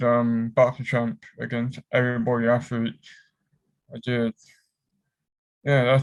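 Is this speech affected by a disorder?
Yes: cerebral palsy; affects whole body; cramps.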